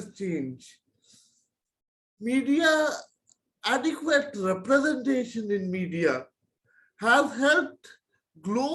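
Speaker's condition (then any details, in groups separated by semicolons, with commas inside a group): Cerebral palsy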